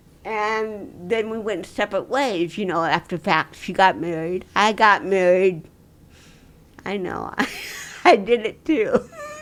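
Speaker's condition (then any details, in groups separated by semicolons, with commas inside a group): Dystonia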